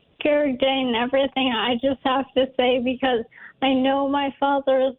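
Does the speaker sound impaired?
Yes: ALS; diagnosis announced last year ahead of postseason.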